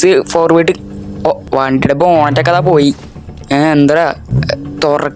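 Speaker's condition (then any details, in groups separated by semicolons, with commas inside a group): No condition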